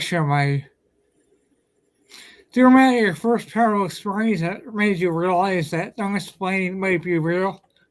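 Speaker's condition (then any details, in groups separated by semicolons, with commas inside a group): Ataxia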